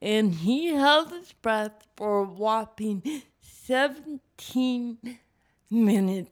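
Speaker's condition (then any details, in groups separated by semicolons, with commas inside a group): Cerebral palsy; wiggles a lot, falls at times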